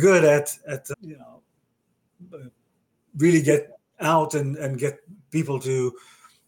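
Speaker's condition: Aphasia after stroke; ongoing aphasia

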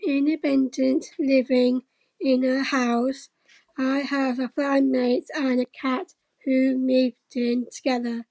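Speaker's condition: Down syndrome; since infancy, hole in heart, heart surgery at nine months, wires for heart; adult, living independently for six years with a little support

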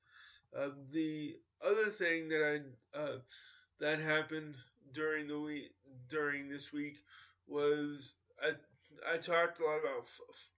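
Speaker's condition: Cerebral palsy; personal training

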